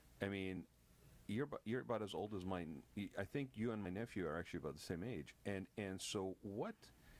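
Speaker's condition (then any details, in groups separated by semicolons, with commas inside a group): No condition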